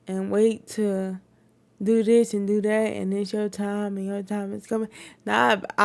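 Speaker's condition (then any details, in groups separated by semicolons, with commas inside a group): Cerebral palsy; wheelchair user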